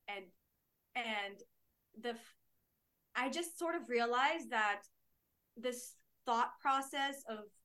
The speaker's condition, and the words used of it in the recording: Stuttering. I just can't vocalize everything, or some of the medical terms, I can't switch to like a different adjective that will make me more fluent.